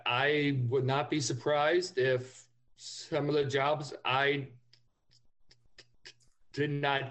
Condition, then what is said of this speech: Stuttering. Like there are plenty of times where when I'm having a conversation with someone that I just met, I will tell them that, sorry, I have a stutter.